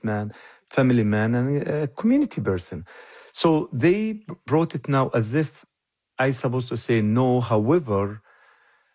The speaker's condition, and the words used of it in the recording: No condition.